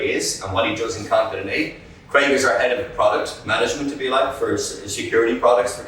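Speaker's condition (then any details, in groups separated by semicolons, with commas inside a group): No condition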